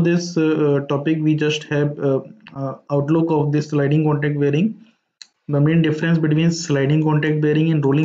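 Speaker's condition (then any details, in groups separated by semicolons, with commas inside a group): No condition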